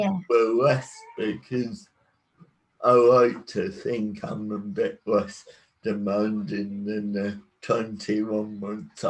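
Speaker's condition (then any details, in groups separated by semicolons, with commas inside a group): Cerebral palsy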